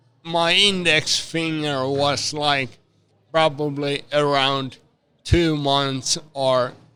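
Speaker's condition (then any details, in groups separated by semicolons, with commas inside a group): Severe traumatic brain injury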